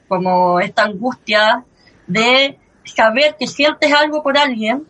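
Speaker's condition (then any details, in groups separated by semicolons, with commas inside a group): Cleft lip and palate; since early childhood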